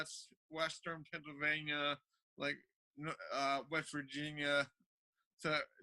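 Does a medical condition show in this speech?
Yes: cerebral palsy; from birth.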